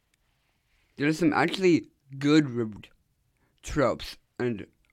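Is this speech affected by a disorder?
Yes: Down syndrome; from birth.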